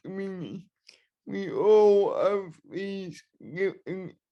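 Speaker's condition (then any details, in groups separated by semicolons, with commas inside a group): Cerebral palsy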